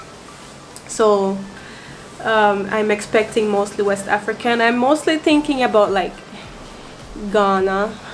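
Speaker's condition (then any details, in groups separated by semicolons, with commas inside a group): No condition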